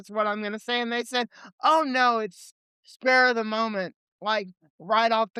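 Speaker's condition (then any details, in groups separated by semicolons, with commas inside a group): Cerebral palsy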